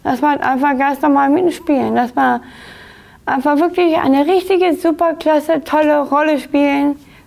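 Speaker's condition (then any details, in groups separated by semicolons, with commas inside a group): Down syndrome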